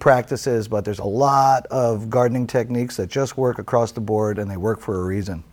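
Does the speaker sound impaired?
No.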